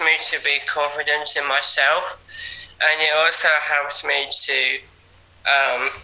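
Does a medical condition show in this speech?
Yes: Down syndrome; age 19.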